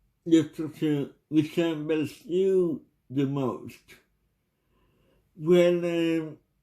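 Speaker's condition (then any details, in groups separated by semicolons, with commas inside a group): Cerebral palsy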